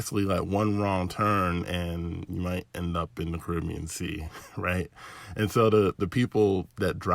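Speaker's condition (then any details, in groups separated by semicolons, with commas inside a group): No condition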